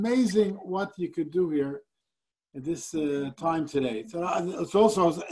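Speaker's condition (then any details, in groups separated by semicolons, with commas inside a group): No condition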